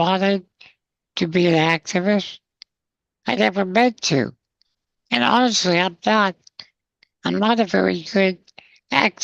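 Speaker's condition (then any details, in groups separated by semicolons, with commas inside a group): Spinal muscular atrophy, congenital; progressive, mini tracheostomy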